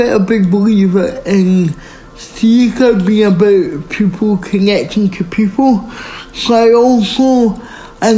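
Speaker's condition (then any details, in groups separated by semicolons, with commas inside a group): Speech impairment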